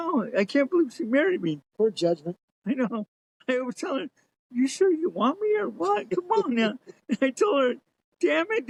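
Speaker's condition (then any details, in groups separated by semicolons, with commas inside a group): Cerebral palsy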